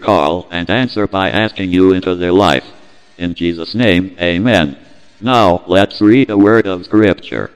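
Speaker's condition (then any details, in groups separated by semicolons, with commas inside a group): Cerebral palsy, speech-generating device; brain injury at birth from lack of oxygen, cannot walk, uses wheelchair; speech impediment, own speech hard to understand, uses speech synthesizers, deck talk programmed to sing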